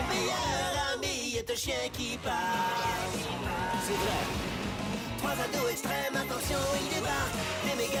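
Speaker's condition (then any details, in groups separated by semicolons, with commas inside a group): No condition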